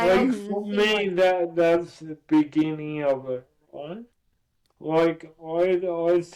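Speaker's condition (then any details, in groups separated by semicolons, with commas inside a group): Cerebral palsy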